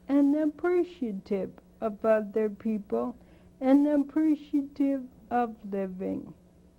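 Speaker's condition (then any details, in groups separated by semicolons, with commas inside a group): Spinocerebellar degeneration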